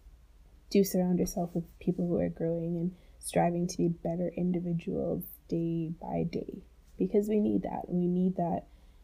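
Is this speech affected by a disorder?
No.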